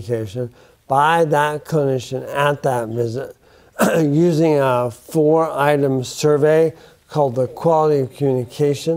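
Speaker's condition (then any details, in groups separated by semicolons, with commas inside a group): Bulbar onset ALS; affects speech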